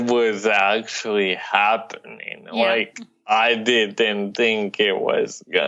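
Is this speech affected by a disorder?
Yes: cerebral palsy.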